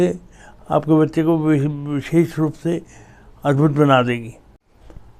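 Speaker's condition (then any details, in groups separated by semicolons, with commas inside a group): Cerebral palsy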